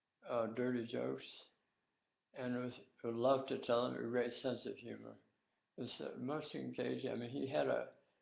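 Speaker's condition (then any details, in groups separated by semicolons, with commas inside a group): Tongue cancer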